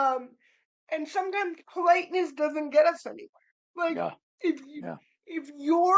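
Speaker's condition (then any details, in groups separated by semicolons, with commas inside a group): Cerebral palsy; spastic cerebral palsy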